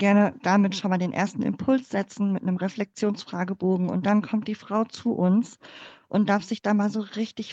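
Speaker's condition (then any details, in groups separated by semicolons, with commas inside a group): Cleft palate; infant feeding difficulty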